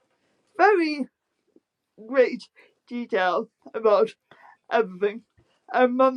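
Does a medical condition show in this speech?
Yes: spastic quadriplegic cerebral palsy.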